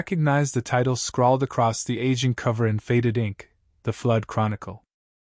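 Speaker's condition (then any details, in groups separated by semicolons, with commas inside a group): No condition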